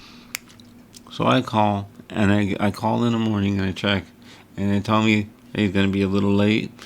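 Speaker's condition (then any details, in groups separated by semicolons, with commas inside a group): Cerebral palsy; wheelchair user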